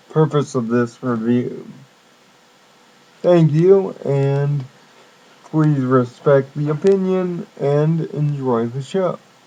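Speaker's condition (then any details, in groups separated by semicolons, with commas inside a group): Cerebral palsy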